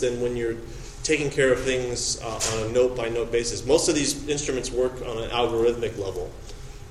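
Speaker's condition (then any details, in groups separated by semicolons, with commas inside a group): No condition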